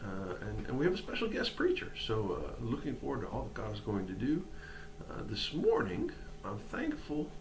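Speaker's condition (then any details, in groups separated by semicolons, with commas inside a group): No condition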